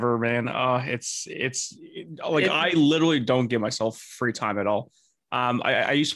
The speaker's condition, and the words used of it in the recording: Stuttering. My fucking stutter adds to my whole brand, my personality.